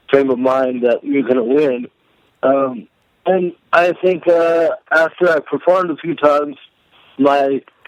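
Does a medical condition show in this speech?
Yes: cerebral palsy; may sound drunk.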